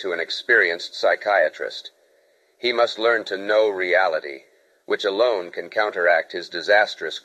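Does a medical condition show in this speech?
No.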